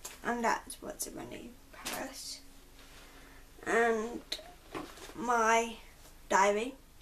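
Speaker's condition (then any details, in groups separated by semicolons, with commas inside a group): Cerebral palsy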